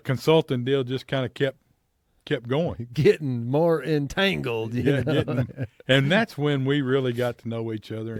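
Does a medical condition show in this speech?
No.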